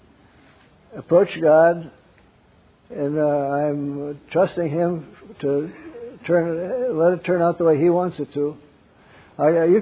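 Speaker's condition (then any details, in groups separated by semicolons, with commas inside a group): Parkinson's; wakes up around 3 am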